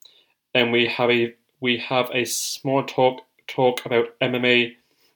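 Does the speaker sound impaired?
Yes: stutter; childhood speech therapy; less than half as severe around people who stutter, much worse with fluent speakers; here repeated words, prolonged sounds.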